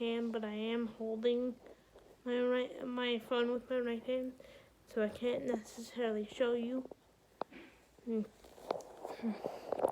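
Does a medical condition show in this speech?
Yes: cerebral palsy; brain not developed properly.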